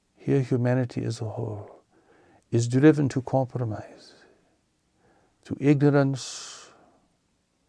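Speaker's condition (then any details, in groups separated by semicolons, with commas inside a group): No condition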